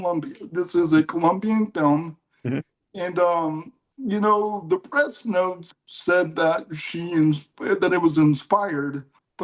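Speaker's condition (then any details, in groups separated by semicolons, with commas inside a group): Cerebral palsy; mild case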